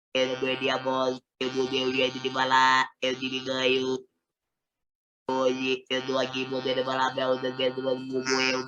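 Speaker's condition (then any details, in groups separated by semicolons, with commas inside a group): Total laryngectomy, electrolarynx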